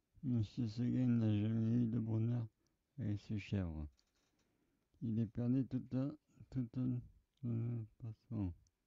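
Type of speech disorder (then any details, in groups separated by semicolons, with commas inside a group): Parkinson's disease, severe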